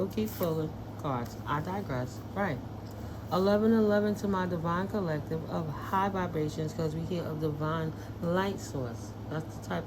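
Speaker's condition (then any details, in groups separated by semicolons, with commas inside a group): No condition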